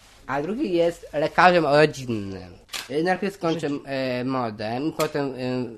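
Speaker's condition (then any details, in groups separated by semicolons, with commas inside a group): Down syndrome; turning 28 this year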